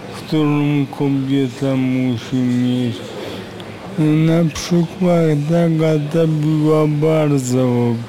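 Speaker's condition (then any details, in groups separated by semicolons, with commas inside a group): Aphasia; acquired after accident, severe brain injury, prolonged unconsciousness, 1% survival odds, whole body paralysed after waking; no speech for about five years after regaining consciousness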